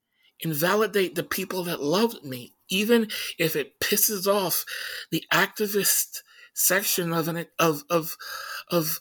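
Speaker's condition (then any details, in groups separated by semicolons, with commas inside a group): Stutter; stuttering during this interview; stuttering during conversation; repeated words, prolonged sounds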